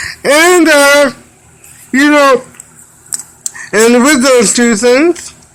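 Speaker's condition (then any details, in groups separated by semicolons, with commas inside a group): Cerebral palsy; wheelchair user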